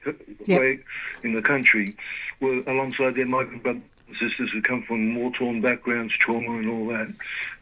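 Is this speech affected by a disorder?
Yes: Parkinson's disease; diagnosed 2019, led to retirement; limited capacity, can't do much more.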